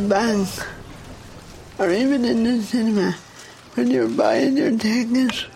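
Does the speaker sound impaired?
Yes: cerebral palsy; disliked childhood speech therapy over 20 years ago; not wanting speech therapy now; poorly controlled voice, long words take breath, often not understood, thought drunk on phone, hard to hear in crowds, tiring.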